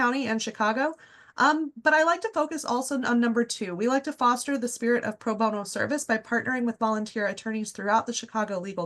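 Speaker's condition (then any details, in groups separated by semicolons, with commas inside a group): No condition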